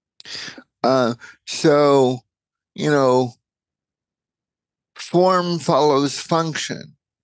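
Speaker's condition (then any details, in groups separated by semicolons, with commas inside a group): Cerebral palsy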